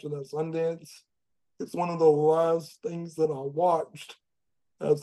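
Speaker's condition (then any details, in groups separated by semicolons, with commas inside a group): Cerebral palsy; speech somewhat affected by cerebral palsy, able to speak, jokes of having voice for print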